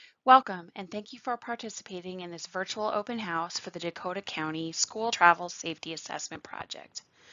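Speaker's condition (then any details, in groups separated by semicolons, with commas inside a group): No condition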